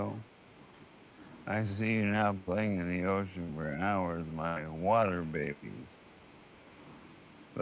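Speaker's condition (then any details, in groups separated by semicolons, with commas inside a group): ALS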